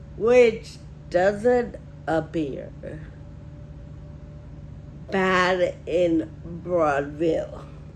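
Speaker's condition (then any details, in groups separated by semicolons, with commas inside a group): Friedreich ataxia; progressive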